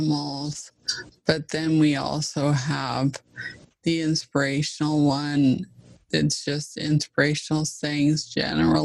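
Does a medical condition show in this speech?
Yes: ALS (Lou Gehrig's disease).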